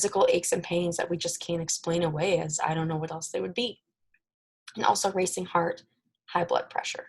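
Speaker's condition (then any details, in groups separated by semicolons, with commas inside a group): No condition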